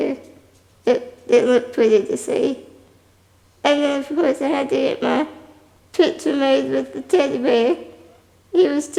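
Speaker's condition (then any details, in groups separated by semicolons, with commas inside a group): Spinal muscular atrophy type 2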